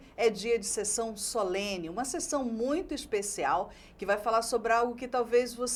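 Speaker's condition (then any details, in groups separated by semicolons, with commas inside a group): No condition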